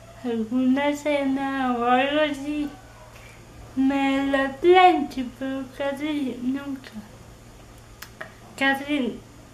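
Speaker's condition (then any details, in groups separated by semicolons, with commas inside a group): Cerebral palsy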